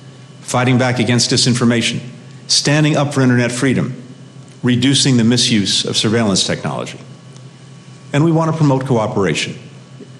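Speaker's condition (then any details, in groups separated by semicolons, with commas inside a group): No condition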